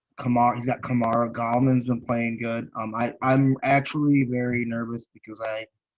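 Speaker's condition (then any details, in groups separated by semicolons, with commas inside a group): No condition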